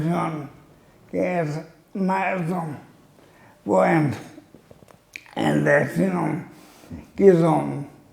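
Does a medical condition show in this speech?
Yes: amyotrophic lateral sclerosis (ela).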